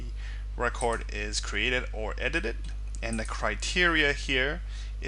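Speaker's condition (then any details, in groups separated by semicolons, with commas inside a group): No condition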